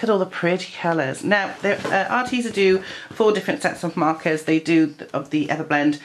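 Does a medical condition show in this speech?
No.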